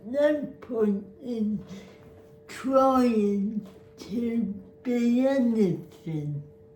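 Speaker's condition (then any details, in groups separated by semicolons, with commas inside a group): Cerebral palsy; spastic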